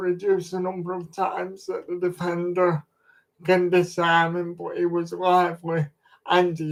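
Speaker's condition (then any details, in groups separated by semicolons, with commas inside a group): Cerebral palsy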